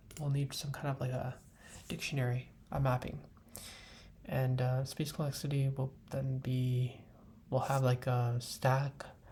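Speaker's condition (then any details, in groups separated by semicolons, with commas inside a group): No condition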